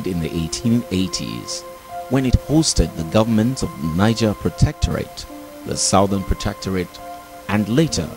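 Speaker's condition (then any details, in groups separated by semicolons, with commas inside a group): No condition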